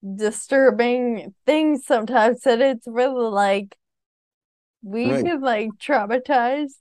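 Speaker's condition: Friedreich's ataxia

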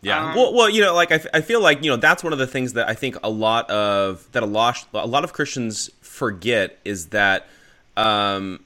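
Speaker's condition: No condition

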